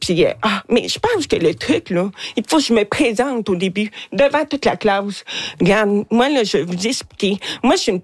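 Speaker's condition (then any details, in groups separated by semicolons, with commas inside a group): Hard of hearing; difficulty telling who is speaking in a group; asks others to raise hands, write, point or show to communicate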